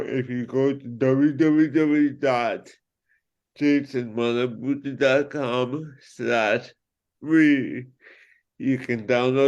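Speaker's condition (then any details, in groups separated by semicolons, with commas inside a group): Cerebral palsy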